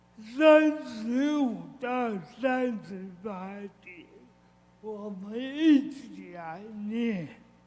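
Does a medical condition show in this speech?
Yes: cerebral palsy; severe, walked only at age 8.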